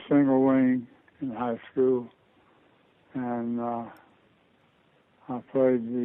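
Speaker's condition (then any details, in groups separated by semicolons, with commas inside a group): Parkinson's disease; diagnosed about two years ago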